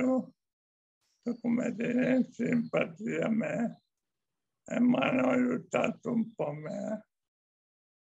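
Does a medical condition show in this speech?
Yes: amyotrophic lateral sclerosis; still speaks.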